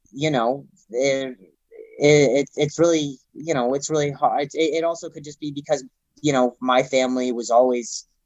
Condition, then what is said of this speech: Stuttering. Like, now I have so much control over it.